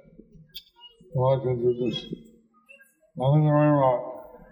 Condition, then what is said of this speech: Stroke. That way, those who are not used to hearing me speak can understand.